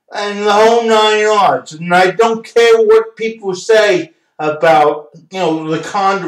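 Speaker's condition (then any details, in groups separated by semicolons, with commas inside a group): Cerebral palsy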